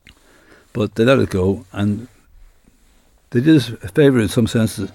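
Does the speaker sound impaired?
Yes: Parkinson's disease; diagnosed about 10 years ago, progressive, expected to worsen; aches and pains, various tremors, fingertip trouble with buttons, hallucinations, hard first morning hour needing dopamine.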